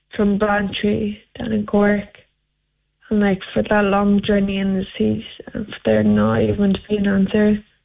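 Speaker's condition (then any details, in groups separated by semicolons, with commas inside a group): Friedreich's ataxia; progressive condition, worsening each day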